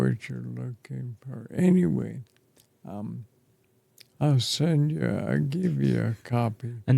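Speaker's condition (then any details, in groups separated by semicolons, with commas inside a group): ALS; affects chest and throat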